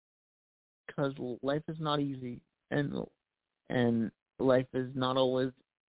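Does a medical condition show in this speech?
Yes: cerebral palsy; past challenges speaking up.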